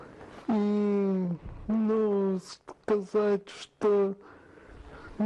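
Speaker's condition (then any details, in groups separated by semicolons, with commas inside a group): Multiple sclerosis; severe, after herbal medicine, improved movements; speech improved after treatment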